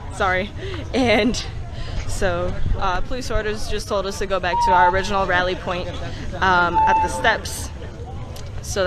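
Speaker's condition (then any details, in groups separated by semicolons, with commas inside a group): No condition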